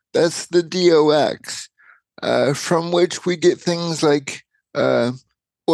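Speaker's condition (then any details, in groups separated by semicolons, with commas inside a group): Cerebral palsy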